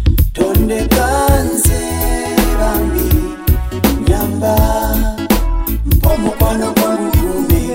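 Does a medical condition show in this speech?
No.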